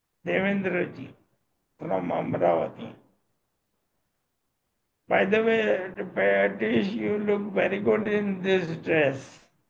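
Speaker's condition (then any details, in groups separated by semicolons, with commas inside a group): Motor neurone disease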